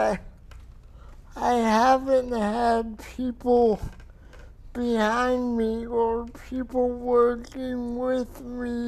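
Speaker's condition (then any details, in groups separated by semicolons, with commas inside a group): Cerebral palsy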